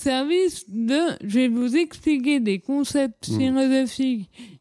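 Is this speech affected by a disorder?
Yes: cerebral palsy; childhood speech.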